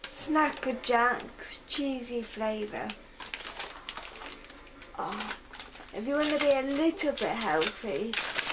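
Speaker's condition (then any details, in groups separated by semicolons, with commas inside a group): Cerebral palsy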